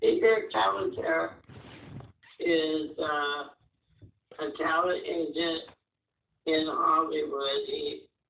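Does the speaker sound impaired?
Yes: muscular dystrophy; uses power wheelchair for independence.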